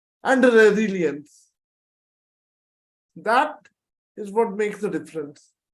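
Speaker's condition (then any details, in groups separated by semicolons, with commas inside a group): Cerebral palsy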